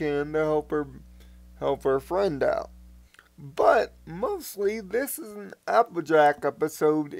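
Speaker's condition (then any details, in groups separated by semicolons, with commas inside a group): Cerebral palsy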